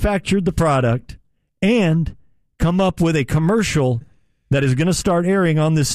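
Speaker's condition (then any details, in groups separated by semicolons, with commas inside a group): No condition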